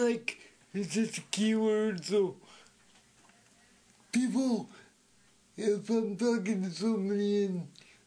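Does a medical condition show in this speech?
Yes: speech impediment; sometimes hard for others to understand, masked poll worker behind plexiglass could not understand.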